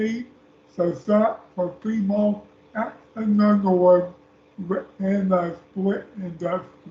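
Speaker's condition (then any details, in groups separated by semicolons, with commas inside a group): Speech impairment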